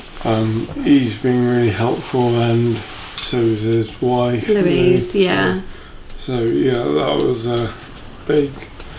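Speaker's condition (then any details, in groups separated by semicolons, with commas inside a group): Motor neurone disease; affects speech and walking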